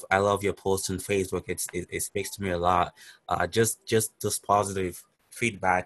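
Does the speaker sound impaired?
No.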